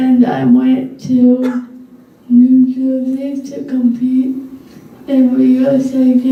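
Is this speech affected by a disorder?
Yes: cerebral palsy; speech affected a little, swallowing difficulty predicted at birth.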